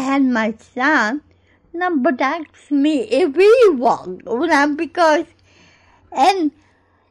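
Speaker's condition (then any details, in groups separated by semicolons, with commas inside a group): Cerebral palsy; began talking after attending Gruella school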